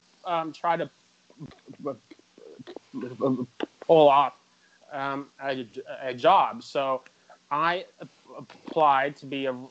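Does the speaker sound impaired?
Yes: stuttering; chronic developmental stuttering, onset about age 3 to 3.5 per parents, not outgrown, persisted into adulthood; still stutters, describes it as a communication disability, avoids answering unknown phone calls; here repeated sounds, blocks.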